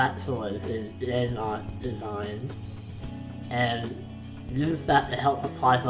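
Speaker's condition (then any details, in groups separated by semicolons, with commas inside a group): Facial palsy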